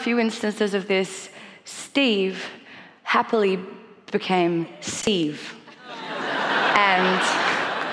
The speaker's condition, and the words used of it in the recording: Stuttering. Somehow, through some miraculous synaptic function of the human brain, it's impossible to stutter when you sing.